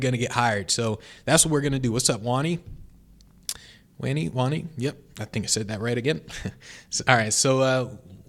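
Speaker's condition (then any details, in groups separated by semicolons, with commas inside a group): No condition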